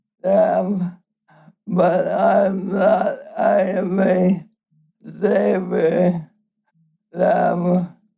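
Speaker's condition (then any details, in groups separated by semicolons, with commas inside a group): ALS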